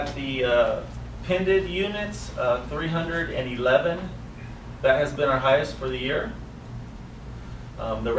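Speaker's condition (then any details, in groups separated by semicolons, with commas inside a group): No condition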